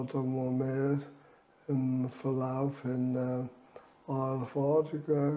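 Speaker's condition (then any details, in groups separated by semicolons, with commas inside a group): Amyotrophic lateral sclerosis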